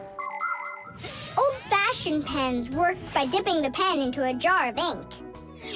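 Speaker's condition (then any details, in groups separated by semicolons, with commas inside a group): No condition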